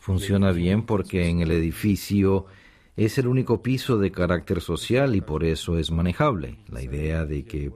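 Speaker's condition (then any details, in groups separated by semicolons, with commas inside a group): No condition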